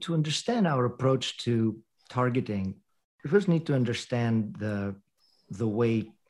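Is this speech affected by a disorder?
No.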